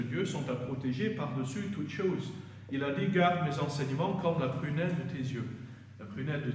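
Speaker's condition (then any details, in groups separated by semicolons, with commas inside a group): No condition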